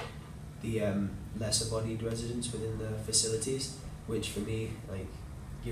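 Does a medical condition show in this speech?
No.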